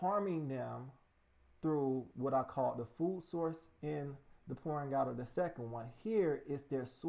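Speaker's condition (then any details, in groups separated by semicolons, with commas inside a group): No condition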